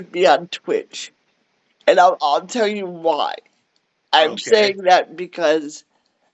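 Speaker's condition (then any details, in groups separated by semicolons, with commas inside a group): Cerebral palsy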